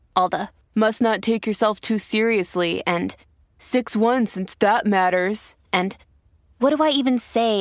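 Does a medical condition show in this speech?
No.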